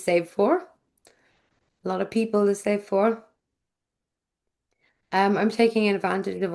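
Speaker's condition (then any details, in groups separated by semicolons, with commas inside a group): No condition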